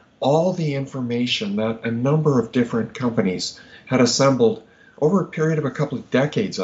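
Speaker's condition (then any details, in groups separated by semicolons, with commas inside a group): No condition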